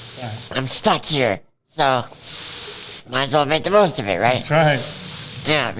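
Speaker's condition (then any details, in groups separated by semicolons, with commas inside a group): Cerebral palsy; present from birth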